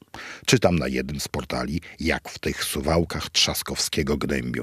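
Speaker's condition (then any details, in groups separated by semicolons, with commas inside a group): No condition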